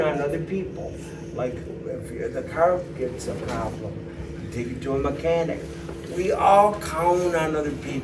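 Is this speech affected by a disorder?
Yes: cerebral palsy; needs substantial care assistance.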